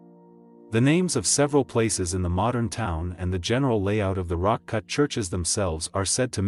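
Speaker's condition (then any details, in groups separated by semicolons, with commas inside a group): No condition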